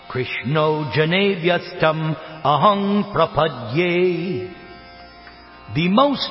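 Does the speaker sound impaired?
No.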